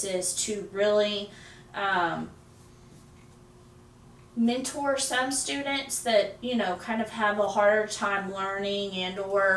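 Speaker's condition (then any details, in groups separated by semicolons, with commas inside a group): No condition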